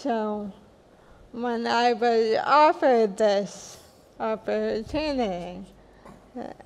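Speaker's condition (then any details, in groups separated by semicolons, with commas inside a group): Hereditary spastic paraplegia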